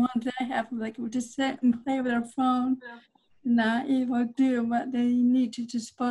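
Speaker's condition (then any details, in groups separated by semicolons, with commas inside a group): Cerebral palsy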